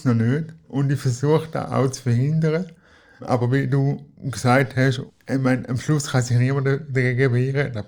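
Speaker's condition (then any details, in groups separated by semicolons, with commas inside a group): Cerebral palsy; cerebral palsy since birth, physical not cognitive, wheelchair user, moved on knees as child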